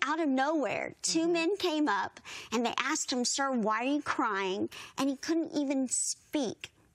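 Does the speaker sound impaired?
Yes: bilateral cleft lip and palate; severe form, from birth, born in Guatemala, unable to nurse as newborn, not expected to survive; poor childhood speech, needed interpreters to speak, strong singing voice, not expected to hear or speak.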